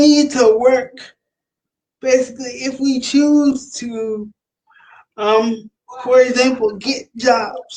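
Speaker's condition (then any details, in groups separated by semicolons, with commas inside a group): Cerebral palsy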